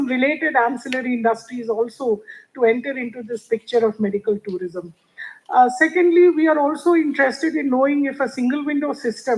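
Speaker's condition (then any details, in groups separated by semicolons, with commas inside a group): No condition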